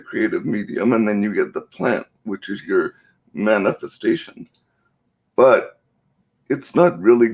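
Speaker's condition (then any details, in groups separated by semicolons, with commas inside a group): Cerebral palsy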